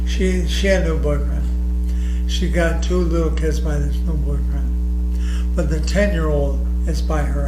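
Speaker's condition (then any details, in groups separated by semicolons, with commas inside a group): ALS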